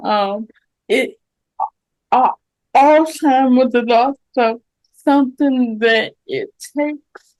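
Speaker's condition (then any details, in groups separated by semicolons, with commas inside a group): Cerebral palsy; mild form; speech most affected area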